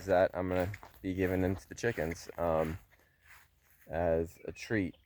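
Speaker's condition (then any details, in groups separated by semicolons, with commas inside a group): No condition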